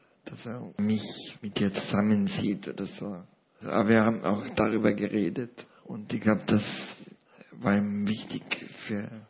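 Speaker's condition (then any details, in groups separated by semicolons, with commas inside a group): Paralysis with ventilator dependence; paralysis since seventh month of life, ventilator since 2006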